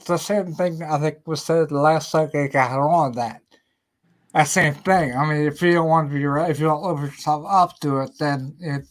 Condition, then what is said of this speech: Ataxia. And so I tell people that on my show, I learned now that I tend to slur a bit.